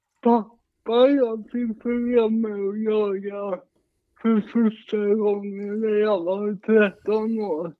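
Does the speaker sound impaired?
Yes: cerebral palsy, mild.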